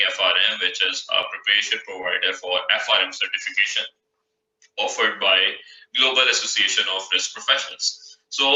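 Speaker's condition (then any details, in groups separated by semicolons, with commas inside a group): No condition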